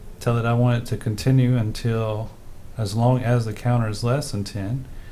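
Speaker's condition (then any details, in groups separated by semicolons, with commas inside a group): No condition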